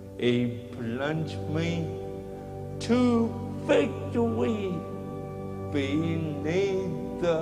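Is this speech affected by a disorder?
Yes: cerebral palsy; speech hard to understand.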